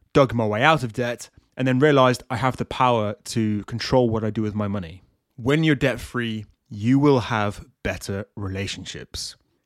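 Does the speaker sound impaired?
No.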